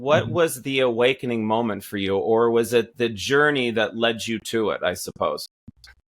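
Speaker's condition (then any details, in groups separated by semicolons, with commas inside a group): No condition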